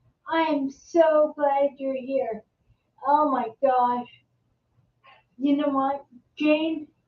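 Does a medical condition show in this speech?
Yes: multiple sclerosis; secondary progressive.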